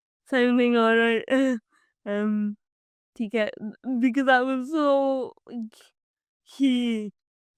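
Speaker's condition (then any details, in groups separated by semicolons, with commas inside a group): Cerebral palsy; from birth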